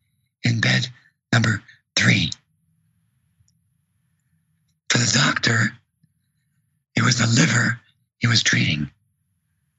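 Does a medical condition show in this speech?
Yes: vocal cord paralysis.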